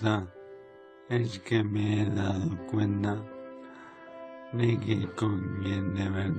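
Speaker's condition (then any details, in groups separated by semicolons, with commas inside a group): ALS; late stage, near death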